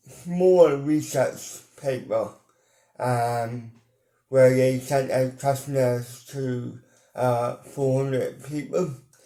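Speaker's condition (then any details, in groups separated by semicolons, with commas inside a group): Cerebral palsy, mild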